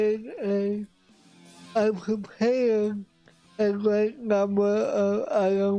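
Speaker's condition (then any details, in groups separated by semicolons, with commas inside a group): Cerebral palsy; affects voice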